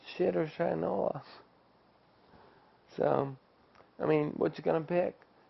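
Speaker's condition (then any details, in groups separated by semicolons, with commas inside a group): ALS; after diagnosis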